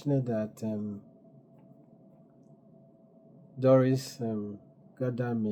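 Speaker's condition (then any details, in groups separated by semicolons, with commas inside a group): No condition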